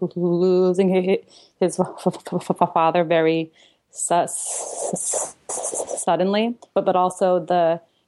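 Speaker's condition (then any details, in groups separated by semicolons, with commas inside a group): Stuttering; past therapy with fluency training, avoidance reduction, open easier stuttering, goal joyful effective communication; big blocks, stops and exhales during blocks, long repetitive stutters, often anticipates stutter before words; repeated sounds, prolonged sounds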